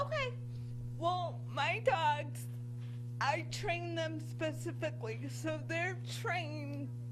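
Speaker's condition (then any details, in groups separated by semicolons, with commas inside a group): Cerebral palsy; from birth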